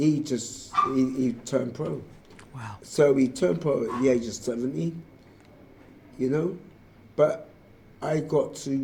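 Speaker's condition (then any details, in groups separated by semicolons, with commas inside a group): Motor neurone disease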